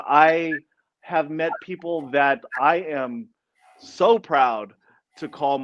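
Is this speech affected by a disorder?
No.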